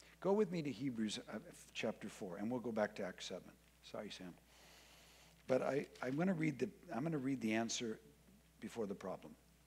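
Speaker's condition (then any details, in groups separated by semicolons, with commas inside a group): No condition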